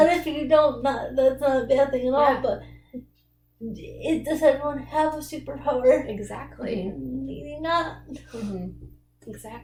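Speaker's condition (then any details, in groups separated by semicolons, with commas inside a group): Cerebral palsy; brain damage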